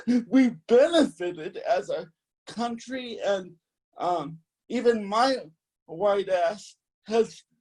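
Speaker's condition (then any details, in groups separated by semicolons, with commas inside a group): Cerebral palsy; spastic type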